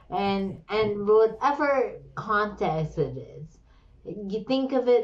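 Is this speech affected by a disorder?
Yes: slurred speech.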